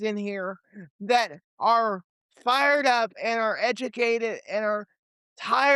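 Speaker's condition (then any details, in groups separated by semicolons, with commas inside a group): Cerebral palsy; from birth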